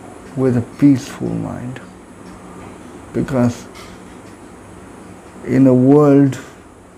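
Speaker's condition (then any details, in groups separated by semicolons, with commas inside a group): Cerebral palsy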